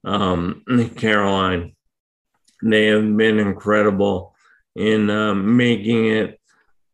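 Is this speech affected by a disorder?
Yes: ALS; ALS diagnosed last year, power wheelchair for mobility; about one year since diagnosis, uses power wheelchair; hard to speak for long periods right now.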